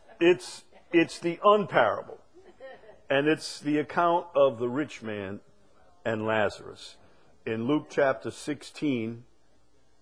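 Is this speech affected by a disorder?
No.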